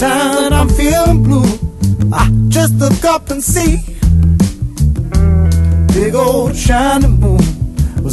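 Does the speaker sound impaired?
No.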